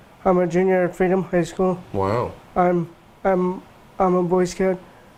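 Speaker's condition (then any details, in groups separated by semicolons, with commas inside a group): Cerebral palsy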